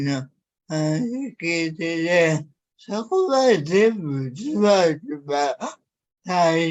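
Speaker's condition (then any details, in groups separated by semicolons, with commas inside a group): Cerebral palsy; severe, uses a wheelchair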